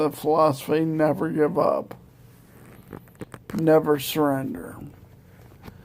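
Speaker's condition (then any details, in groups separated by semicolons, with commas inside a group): Multiple sclerosis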